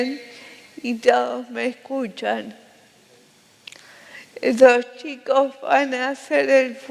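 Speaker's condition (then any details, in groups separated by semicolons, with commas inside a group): Cerebral palsy; respiratory arrest at birth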